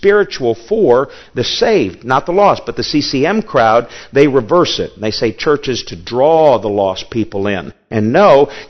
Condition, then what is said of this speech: None; typical speech.